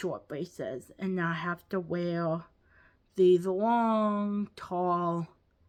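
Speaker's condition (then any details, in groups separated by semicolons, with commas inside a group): Cerebral palsy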